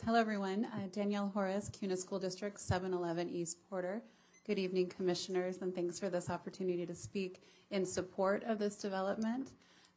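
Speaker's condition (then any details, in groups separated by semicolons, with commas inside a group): No condition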